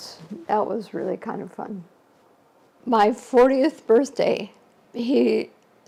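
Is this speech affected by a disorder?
Yes: ALS; shortly after diagnosis.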